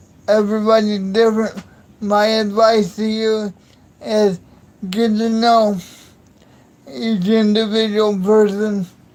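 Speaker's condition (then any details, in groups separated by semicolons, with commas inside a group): Cerebral palsy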